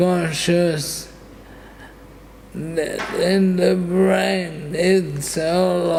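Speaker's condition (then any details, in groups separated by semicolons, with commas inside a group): Dystonia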